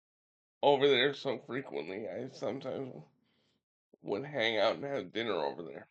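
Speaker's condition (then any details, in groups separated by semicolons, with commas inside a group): Cerebral palsy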